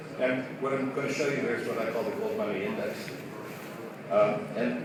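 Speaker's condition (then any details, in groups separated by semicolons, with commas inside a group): No condition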